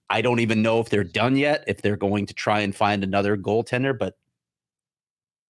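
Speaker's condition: No condition

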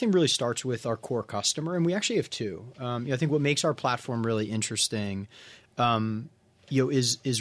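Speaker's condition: No condition

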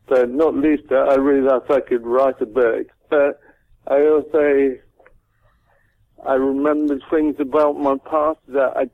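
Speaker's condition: Cerebral palsy; dead for 26 minutes at birth

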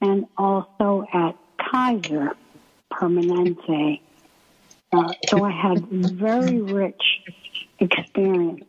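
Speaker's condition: ALS; hard to breathe and speak, voice may sound weak or hard to understand, paces speech with breathing

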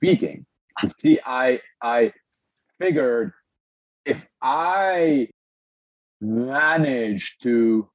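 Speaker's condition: Stutter; stutter since birth in Lebanon, speaking disability, breathing technique partly controls it, Toastmasters practice; stutters openly during interview, experienced public speaker; audible stutter, pauses may sound like internet lag; repeated sounds, prolonged sounds, blocks

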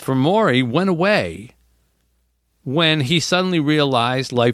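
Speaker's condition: No condition

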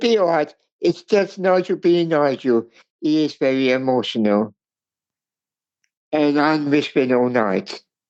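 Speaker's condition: Cerebral palsy; speech impairment

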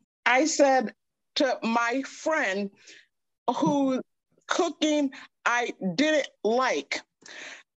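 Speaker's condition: Aphasia; difficulty thinking how to spell words

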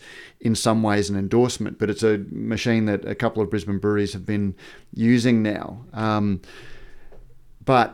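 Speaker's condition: No condition

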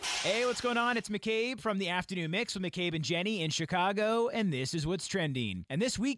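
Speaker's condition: No condition

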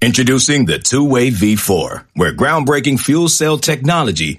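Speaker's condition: No condition

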